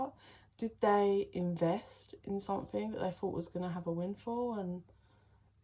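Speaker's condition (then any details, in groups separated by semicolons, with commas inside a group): No condition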